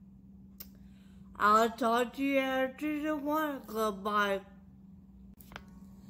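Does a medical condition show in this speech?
Yes: traumatic brain injury.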